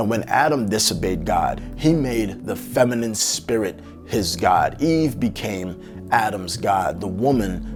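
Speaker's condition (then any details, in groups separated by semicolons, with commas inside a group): No condition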